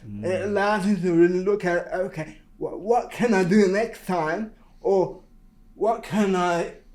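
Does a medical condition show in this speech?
Yes: cerebral palsy.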